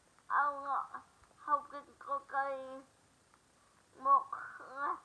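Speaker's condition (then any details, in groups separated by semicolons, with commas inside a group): Cerebral palsy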